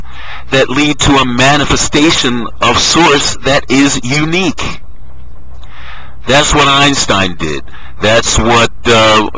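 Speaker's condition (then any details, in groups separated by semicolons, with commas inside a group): No condition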